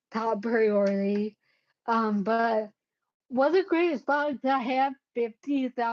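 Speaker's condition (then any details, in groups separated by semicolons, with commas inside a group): Cerebellar ataxia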